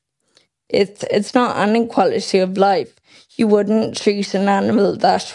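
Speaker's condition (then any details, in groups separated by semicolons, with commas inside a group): Friedreich's ataxia; progressive, body worsening year by year; awaiting access to Skyclarys, disease-slowing drug, not yet available; speech deteriorating, recording own voice now, planning for eventual voice loss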